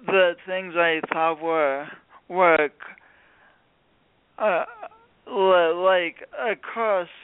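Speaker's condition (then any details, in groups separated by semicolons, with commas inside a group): Speech impediment from birth injury; born a few weeks early, oxygen loss on way to emergency room, coordination differences, since birth; distinctive voice, noted as not a Midwestern accent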